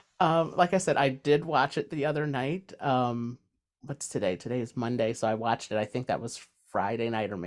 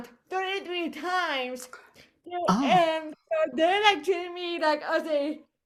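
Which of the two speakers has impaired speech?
The second: cerebral palsy; brain bleed, right leg and arm, voice affected; physical therapy, planned foot surgery, electric wheelchair when traveling; voice affected, accent-like speech disability, voice sounds different singing.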